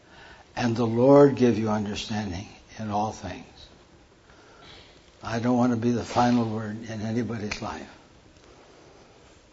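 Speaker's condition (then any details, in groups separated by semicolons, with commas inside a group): Parkinson's; Nebraska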